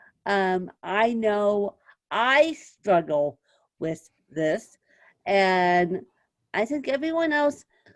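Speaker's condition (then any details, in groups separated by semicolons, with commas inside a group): Cerebral palsy, mixed, moderate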